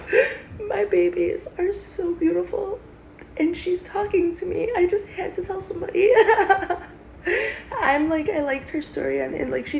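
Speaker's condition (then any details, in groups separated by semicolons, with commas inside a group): No condition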